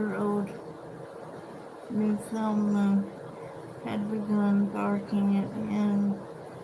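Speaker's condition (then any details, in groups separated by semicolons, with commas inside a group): Cerebral palsy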